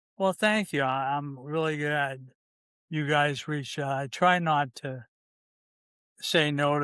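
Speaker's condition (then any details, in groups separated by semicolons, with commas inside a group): ALS, C9 mutation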